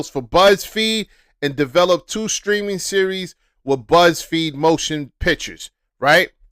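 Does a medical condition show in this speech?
No.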